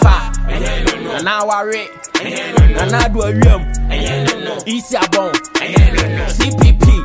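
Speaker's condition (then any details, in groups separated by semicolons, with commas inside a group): No condition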